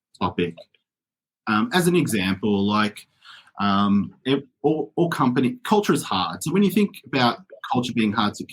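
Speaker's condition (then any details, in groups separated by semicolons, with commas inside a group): No condition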